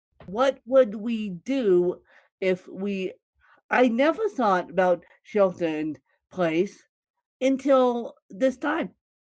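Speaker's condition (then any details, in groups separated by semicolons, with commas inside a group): Cerebral palsy, mixed, moderate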